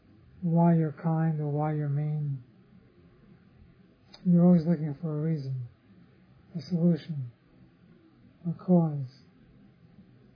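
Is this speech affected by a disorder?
Yes: Parkinson's disease; others offer remedies.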